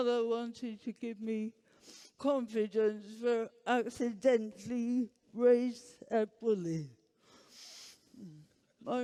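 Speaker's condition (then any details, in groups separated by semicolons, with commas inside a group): Huntington's disease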